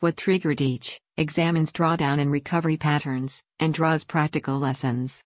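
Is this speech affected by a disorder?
No.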